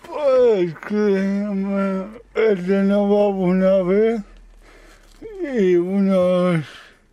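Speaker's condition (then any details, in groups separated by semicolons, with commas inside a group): Cerebral palsy; from birth, birth complication with forceps delivery, all four limbs affected, muscle atrophy in hands and legs, drives automatic car; age 36; speech slightly affected, some difficulty speaking but understood perfectly, once not understood by phone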